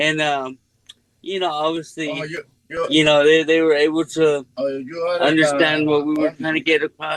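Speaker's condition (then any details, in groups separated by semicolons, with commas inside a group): Cerebral palsy; speech unaffected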